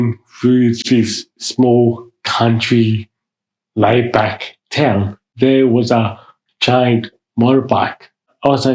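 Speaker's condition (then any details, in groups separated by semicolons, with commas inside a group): Mild cerebral palsy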